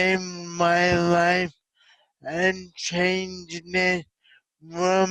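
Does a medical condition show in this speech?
Yes: traumatic brain injury; severe car accident at 18.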